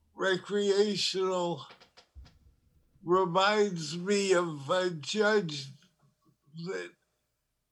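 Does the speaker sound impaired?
Yes: Parkinson's disease; tremor.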